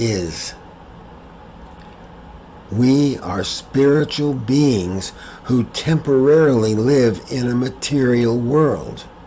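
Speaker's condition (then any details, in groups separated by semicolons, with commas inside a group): No condition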